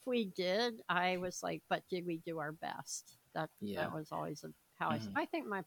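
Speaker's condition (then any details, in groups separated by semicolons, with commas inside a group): Cleft palate, severe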